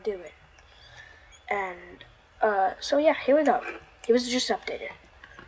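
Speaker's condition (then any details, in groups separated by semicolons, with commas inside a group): No condition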